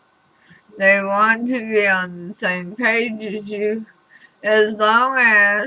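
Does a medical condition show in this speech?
Yes: throat cancer radiation damage.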